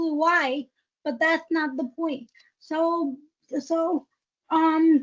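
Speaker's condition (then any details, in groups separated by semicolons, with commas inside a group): Cerebral palsy, spastic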